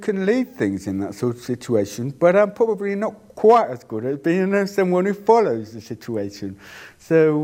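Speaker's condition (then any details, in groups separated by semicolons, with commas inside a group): Deafness; cannot hear own voice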